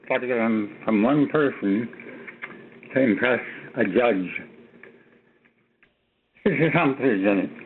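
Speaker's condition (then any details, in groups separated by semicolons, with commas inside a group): Parkinson's; age about 68 and a half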